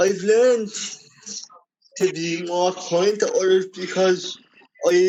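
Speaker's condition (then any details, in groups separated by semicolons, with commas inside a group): Cerebral palsy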